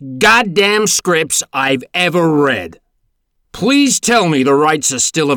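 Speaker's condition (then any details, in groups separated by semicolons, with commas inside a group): No condition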